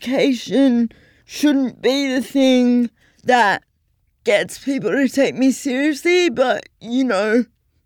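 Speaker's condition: Cerebral palsy; full-time wheelchair user

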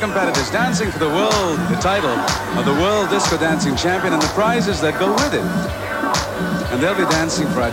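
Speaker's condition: No condition

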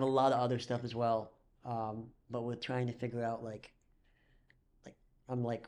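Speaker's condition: Cleft lip and palate; cause unknown

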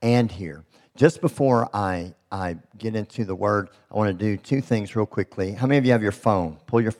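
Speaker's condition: Cleft lip and palate; congenital, present from birth; expected never to be able to speak

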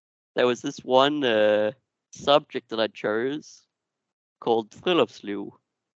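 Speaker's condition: Duchenne muscular dystrophy; genetic, progressive

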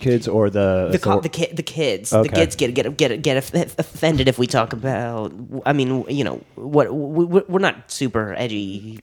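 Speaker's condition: Stutter; repeats words, phrases and initial sounds; repeated sounds, repeated words, prolonged sounds

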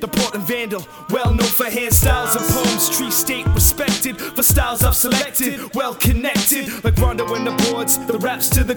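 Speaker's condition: No condition

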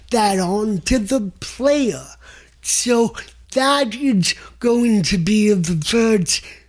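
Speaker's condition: Cerebral palsy; impediment called an accent, mistaken for drunk, listeners adjust over time, untraditional tenor singing voice

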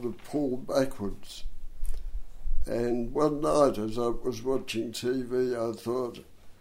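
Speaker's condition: Dystonia and cerebral palsy; hard-to-diagnose

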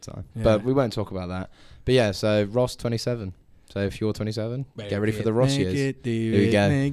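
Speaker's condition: No condition

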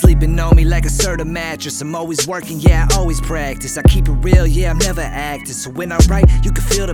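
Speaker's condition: No condition

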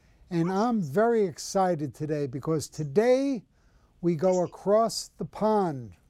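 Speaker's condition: No condition

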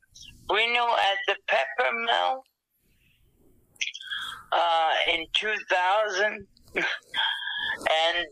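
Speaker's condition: Dysarthria after stroke; hemorrhagic stroke in left thalamus

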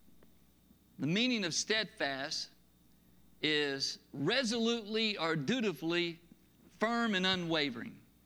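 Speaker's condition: No condition

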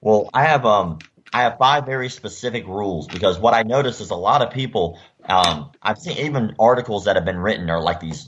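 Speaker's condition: Cleft lip and palate; surgically repaired

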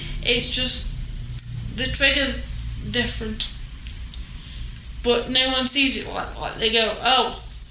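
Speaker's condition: Cerebral palsy; limited hand use

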